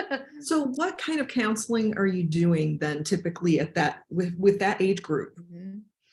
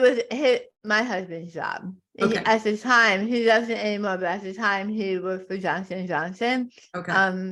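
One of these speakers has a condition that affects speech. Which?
The second: tongue cancer; stage four tongue carcinoma, half tongue removed; one year post surgery, radiation and chemotherapy; voice changed and abnormal, tracheotomy affected speech, past feeding tube.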